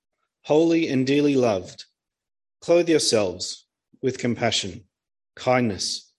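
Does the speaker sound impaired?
No.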